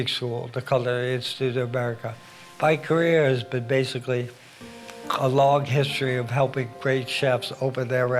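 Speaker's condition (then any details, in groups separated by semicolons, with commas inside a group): ALS; hands affected; uses wheelchair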